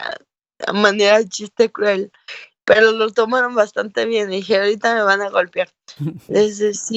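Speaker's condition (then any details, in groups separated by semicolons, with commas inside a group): Cerebral palsy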